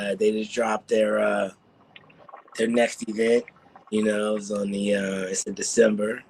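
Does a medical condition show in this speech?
No.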